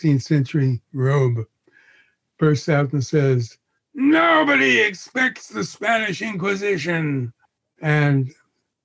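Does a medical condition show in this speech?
Yes: Parkinson's disease; chief symptom torpor, sluggishness, lethargy rather than shakes, exhaustion.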